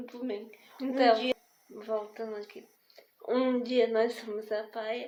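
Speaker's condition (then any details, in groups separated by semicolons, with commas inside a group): Spastic diplegic cerebral palsy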